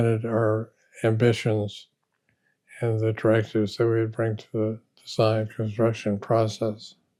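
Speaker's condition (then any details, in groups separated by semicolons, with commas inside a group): Parkinson's disease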